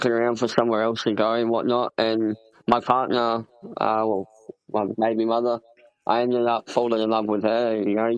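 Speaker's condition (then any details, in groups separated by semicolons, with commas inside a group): Cleft palate; congenital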